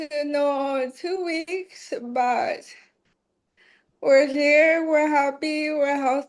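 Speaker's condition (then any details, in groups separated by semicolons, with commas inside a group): ALS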